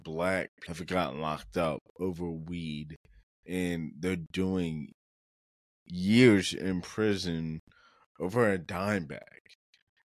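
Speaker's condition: Cerebral palsy; never tried marijuana for it

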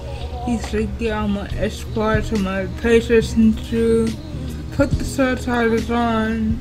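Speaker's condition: Cerebral palsy; placed in special needs classes

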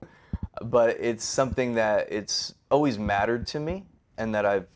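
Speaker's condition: No condition

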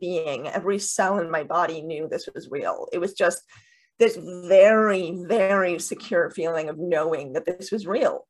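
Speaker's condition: Deafness with cochlear implants

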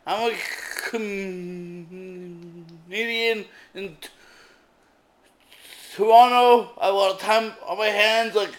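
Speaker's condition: Stutter; since childhood; stutter said to help comedic timing and pausing; prolonged sounds, blocks

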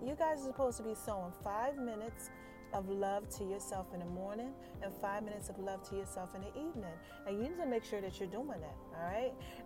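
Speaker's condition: No condition

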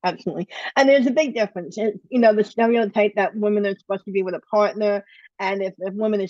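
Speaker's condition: Bilateral cleft lip and palate; over 20 surgeries from two months to late twenties

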